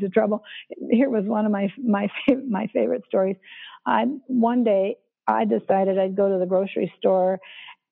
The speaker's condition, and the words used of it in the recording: Aphasia. I speak today, certainly not like I did way back when.